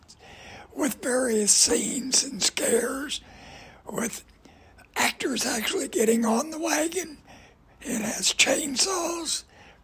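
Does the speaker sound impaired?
Yes: voice damage from cancer; cancer damage to voice box.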